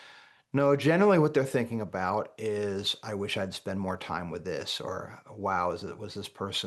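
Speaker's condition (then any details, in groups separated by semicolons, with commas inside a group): No condition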